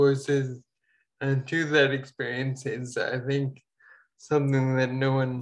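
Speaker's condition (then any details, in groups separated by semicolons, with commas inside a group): Ataxia; falls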